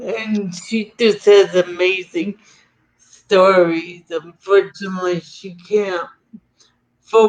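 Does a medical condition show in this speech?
Yes: cerebral palsy; atypical gait.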